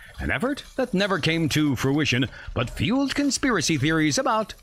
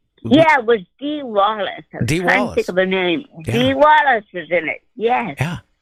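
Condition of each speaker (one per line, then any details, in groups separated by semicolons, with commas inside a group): No condition
Cerebral palsy; titanium neck, dystonia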